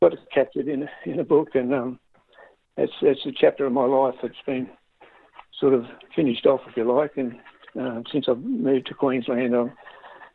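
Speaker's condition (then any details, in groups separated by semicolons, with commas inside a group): Parkinson's disease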